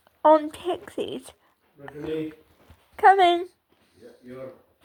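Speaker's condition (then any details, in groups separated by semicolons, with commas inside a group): Cerebral palsy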